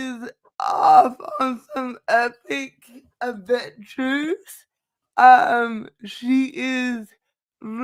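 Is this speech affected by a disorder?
Yes: cerebral palsy.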